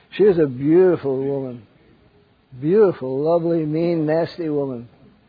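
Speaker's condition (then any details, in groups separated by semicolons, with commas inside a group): Parkinson's; wakes up around 3 am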